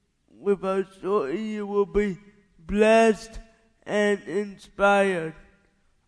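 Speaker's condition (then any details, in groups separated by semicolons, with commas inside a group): Cerebral palsy; onset about 30 to 40 days after birth, caused by parents' lifestyle, not birth defects, lifelong, white plastic braces on both legs in childhood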